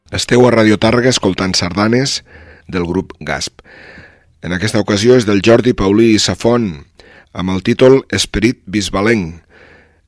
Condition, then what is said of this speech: None; typical speech.